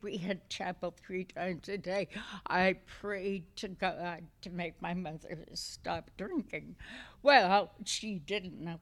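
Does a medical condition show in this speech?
Yes: essential tremor; may be hard to understand.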